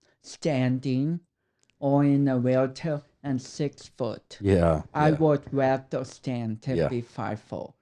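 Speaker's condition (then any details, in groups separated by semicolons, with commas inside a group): Cerebral palsy; affects speech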